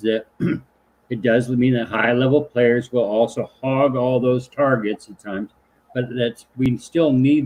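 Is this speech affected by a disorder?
No.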